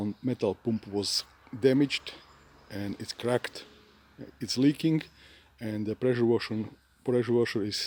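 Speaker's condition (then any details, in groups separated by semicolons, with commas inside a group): No condition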